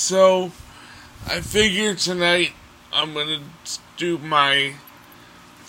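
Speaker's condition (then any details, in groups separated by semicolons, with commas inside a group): Cerebral palsy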